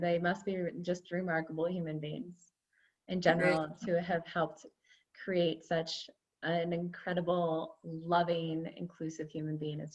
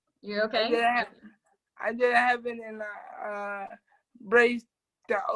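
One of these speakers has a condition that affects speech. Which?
The second: cerebral palsy.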